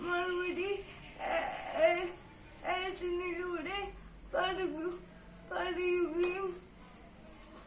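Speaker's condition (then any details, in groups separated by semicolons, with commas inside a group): Cerebral palsy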